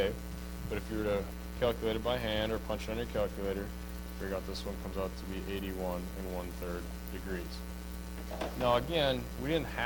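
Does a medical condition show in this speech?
No.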